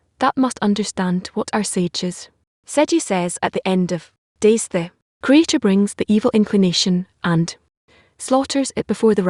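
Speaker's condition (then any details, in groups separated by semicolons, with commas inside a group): No condition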